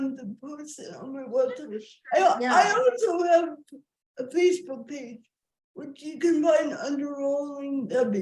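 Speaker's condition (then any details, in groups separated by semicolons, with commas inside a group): Cerebral palsy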